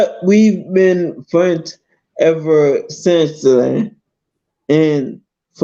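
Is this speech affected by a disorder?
Yes: multiple sclerosis.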